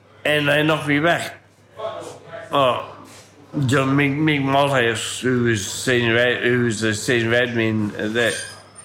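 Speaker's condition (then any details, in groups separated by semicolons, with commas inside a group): Ataxia from brain damage; acquired cerebellar brain damage at university, pelvic fractures, internal injuries, 2 years hospital, rehab, physio, speech therapy; slurred voice, often taken for drunk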